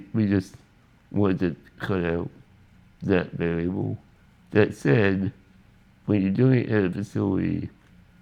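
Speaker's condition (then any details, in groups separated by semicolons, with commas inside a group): Spinal muscular atrophy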